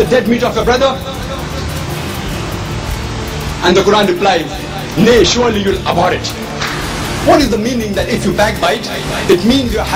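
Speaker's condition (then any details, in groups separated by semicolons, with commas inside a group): No condition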